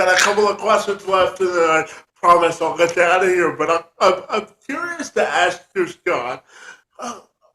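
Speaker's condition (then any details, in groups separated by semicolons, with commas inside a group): Cerebral palsy; from birth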